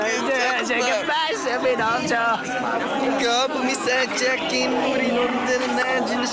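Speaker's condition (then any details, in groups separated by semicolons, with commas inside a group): No condition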